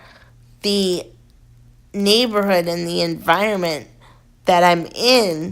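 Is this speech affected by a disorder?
Yes: cerebral palsy.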